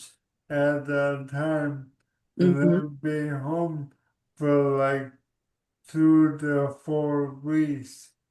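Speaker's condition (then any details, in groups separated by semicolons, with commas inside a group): ALS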